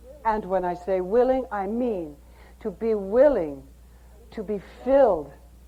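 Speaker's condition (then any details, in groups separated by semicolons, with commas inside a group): No condition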